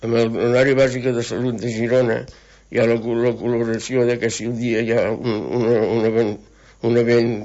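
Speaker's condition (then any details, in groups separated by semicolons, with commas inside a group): Parkinson's disease; diagnosed about 12 years ago, dopamine loss affecting motor function; weekly supervised table tennis program, Cert Tenis Taula with Àrea Bàsica de Salut de l'Escala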